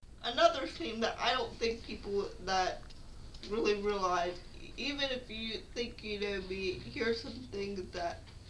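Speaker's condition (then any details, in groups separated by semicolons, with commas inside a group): Cerebral palsy; affects speech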